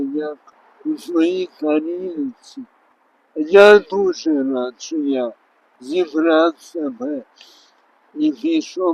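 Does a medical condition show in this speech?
Yes: traumatic brain injury.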